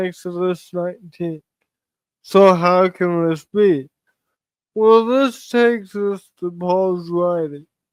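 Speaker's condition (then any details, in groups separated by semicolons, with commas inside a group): Cerebral palsy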